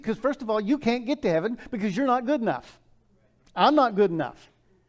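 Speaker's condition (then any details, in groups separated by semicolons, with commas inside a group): No condition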